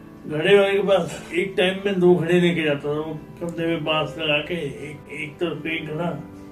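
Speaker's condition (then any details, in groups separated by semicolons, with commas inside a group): Cerebral palsy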